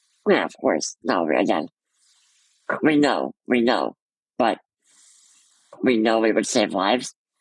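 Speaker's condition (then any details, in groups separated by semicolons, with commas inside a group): Muscular dystrophy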